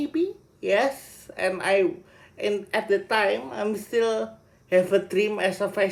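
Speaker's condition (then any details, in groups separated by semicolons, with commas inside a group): Cerebral palsy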